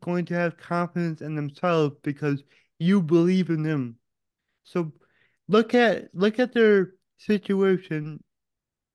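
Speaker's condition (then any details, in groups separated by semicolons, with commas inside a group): Cerebral palsy; mentally unaffected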